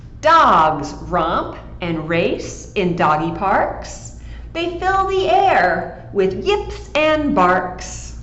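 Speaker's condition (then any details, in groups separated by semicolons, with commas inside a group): No condition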